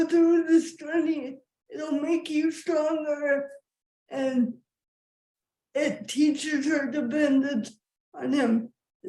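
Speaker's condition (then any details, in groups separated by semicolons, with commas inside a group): Cerebral palsy; wheelchair user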